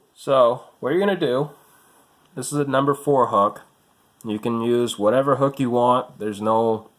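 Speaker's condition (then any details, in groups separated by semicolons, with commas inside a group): No condition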